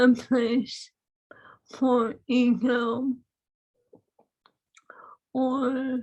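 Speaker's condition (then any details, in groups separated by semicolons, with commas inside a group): ALS; swallowing lost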